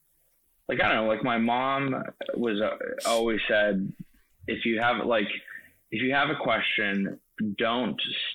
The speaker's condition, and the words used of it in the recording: Stuttering. I also grew up with a pronounced stutter, a speech impediment, a stammer, that was quite inhibiting when I was younger.